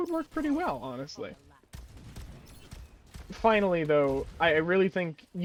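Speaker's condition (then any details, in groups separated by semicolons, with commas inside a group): No condition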